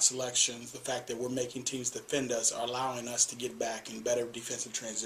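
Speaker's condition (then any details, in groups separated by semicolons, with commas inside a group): No condition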